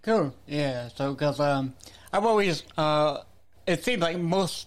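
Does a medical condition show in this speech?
Yes: cerebral palsy; back pain.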